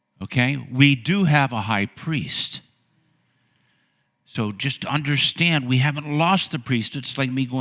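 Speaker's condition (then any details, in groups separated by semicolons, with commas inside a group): No condition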